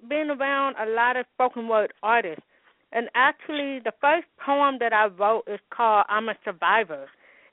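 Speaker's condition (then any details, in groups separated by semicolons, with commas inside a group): Hearing loss with speech impediment; congenital hearing loss, umbilical cord wrapped around neck at birth, hearing aids since 15 months; speech impediment caused by hearing loss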